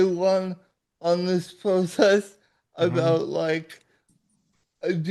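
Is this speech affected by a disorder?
Yes: cerebral palsy.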